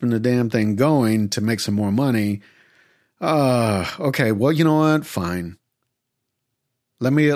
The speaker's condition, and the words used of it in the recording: No condition.